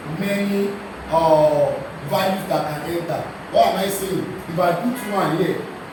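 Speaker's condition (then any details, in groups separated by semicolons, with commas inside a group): No condition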